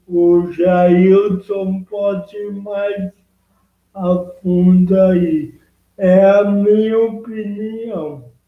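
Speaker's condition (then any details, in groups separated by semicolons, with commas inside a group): Cerebral palsy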